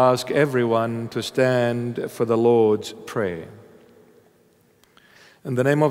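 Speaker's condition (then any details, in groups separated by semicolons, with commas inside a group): No condition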